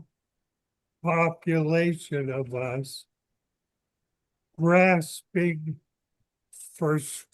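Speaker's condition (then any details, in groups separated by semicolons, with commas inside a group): ALS; seventh year of disease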